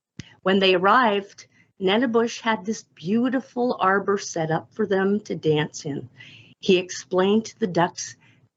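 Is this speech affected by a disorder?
No.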